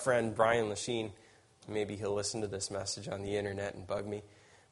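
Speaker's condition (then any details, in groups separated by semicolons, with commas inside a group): No condition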